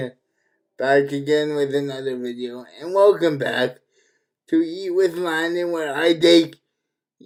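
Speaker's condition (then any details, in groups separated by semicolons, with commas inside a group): Cerebral palsy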